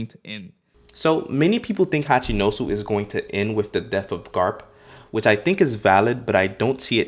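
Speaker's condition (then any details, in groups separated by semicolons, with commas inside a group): No condition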